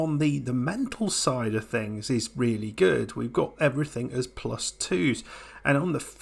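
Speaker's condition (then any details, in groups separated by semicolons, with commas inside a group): No condition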